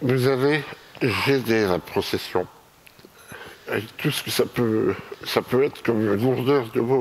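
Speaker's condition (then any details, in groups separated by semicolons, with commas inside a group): Myopathy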